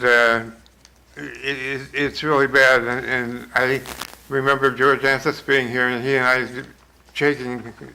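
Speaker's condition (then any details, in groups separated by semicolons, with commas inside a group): Parkinson's; severe, shaking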